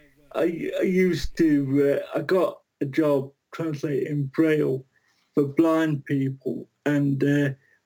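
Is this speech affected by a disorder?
Yes: cerebral palsy; from birth, brain starved of oxygen at birth, surviving twin, birth weight one pound.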